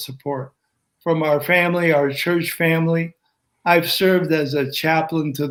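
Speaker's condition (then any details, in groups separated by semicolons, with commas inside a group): ALS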